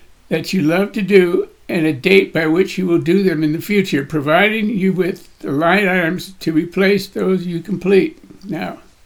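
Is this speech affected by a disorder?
Yes: Parkinson's disease; body shakes.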